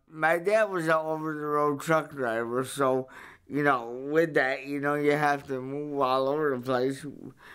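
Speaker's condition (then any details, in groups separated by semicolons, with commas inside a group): Cerebral palsy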